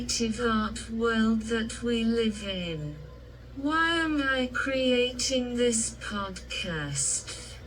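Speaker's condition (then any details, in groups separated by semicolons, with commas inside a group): Cerebral palsy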